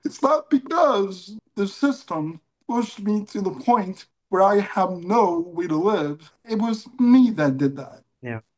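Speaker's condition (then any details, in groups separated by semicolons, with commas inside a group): Cerebral palsy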